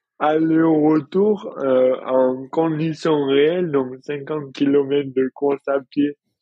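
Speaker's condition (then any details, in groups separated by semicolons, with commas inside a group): Dystonia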